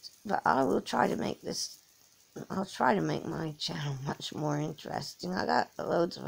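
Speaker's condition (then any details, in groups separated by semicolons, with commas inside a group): Cerebral palsy; from birth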